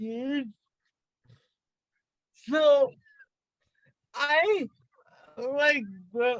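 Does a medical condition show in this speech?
Yes: cerebral palsy; speech difficulty.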